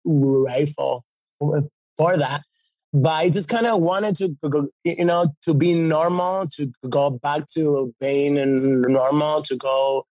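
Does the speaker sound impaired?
Yes: stutter; stutter goes away when singing; here repeated sounds, prolonged sounds.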